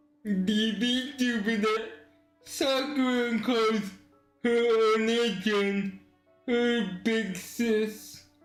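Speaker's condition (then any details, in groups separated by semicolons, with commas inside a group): Cerebral palsy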